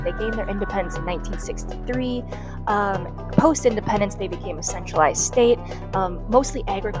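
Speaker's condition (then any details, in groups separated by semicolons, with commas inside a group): No condition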